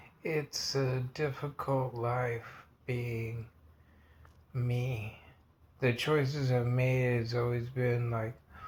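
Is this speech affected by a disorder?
Yes: multiple sclerosis.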